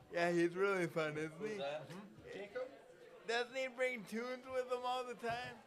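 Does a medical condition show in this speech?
Yes: cerebral palsy; conductive learning therapy, therapeutic horseback riding.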